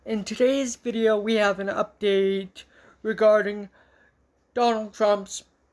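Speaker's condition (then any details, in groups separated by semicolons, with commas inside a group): Cerebral palsy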